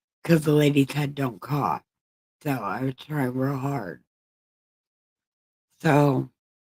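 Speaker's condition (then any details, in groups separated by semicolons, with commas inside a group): Brain injury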